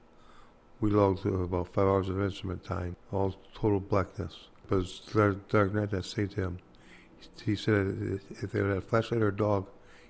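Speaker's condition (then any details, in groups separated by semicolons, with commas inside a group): Parkinson's disease; hard time talking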